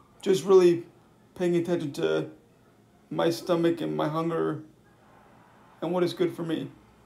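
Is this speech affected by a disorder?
Yes: cerebral palsy; wheelchair user.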